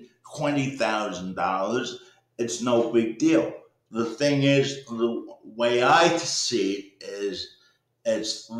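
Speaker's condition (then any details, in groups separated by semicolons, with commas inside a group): Cerebral palsy; present from birth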